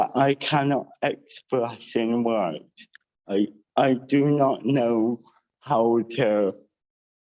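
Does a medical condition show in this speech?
Yes: cerebral palsy with dysarthria.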